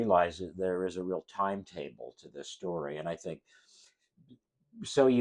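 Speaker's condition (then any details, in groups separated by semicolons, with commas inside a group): No condition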